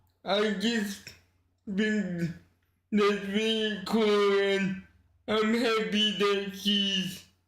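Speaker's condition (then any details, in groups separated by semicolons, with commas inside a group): Cerebral palsy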